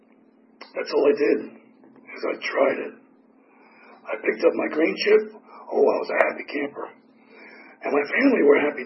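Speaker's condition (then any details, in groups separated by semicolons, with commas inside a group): Tracheotomy; tracheotomy for 4 years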